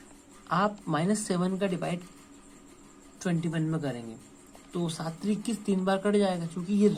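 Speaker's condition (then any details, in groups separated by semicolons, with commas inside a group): No condition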